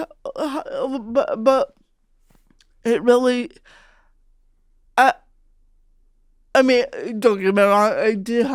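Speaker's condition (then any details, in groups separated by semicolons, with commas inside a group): Cerebral palsy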